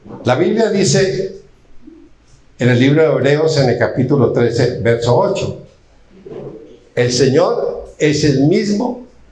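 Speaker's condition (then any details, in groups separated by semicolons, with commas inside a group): No condition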